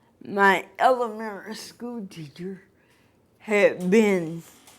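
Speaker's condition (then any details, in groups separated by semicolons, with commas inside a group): Cerebral palsy; cerebral palsy, from birth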